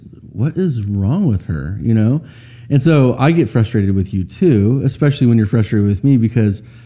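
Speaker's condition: No condition

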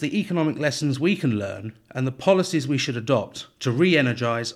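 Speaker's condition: No condition

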